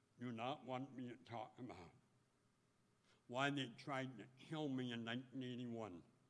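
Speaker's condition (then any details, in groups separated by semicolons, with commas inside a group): Speech impediment; voicing with clothespin on nose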